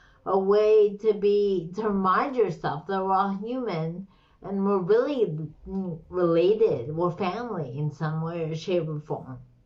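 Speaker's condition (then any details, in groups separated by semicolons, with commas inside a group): Slurred speech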